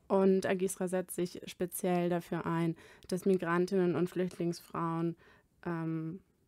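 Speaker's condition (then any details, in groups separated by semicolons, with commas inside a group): No condition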